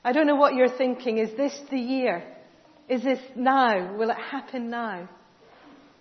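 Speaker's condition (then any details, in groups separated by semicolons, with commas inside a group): No condition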